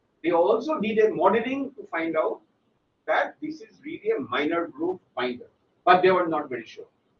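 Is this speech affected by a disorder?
No.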